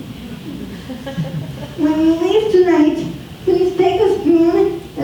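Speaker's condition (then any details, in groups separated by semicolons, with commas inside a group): Spastic quadriplegic cerebral palsy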